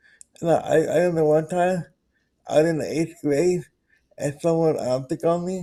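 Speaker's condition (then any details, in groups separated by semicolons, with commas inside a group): Cerebral palsy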